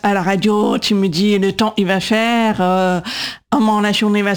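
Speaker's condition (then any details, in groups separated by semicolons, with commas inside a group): Deafness from birth, profound sensorineural deafness, congenital CMV; congenital deafness from cytomegalovirus (CMV), diagnosed around 18 months, severe at birth, dropped at age 8; speaks on air with own voice, live transcription by Céline Ripoll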